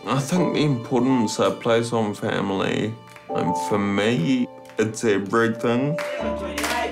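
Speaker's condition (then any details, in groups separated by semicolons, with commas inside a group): Friedreich's ataxia; condition can affect speech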